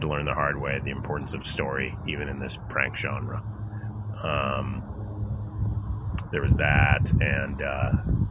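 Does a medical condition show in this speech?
No.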